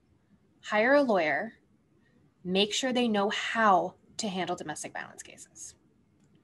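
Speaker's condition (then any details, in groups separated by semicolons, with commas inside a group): No condition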